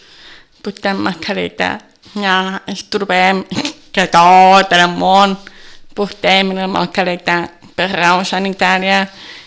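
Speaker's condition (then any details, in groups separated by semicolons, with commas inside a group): Deafness from birth, congenital; communicates by lip reading since always; intonation different from hearing speakers, may not be understood well, host finds speech understandable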